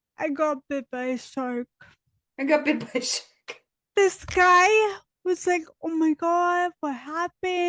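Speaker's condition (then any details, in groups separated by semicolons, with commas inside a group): Dystonia; dystonia from infancy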